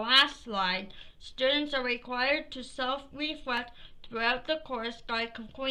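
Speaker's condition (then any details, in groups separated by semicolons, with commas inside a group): Cerebral palsy; from birth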